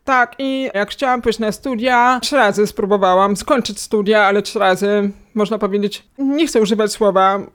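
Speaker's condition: Hearing loss, cochlear implant, acquired; cannot localize sound direction, must keep refreshing language, iPhone streams directly to implant

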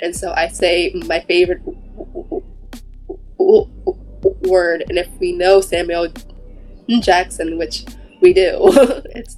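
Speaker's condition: Stuttering; stutter from brain wired differently, not caused by anxiety or stress; stutters on every word when not thinking about it, stutters all the time, blocks and repeats; blocks

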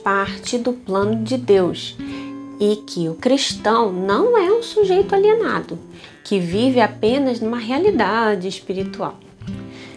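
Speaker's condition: No condition

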